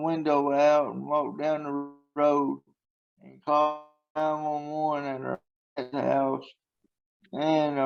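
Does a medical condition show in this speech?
Yes: traumatic brain injury.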